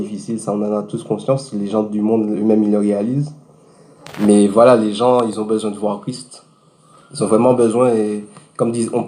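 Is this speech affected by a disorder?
No.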